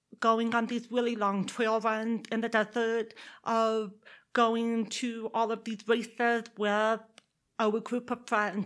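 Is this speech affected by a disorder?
Yes: deafness; accent from deafness combined with Texas upbringing, speaks intelligibly.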